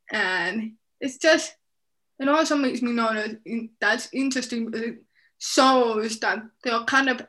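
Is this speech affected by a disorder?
Yes: deafness, profound, severe; speech therapy for speaking and listening in deaf and hard of hearing program.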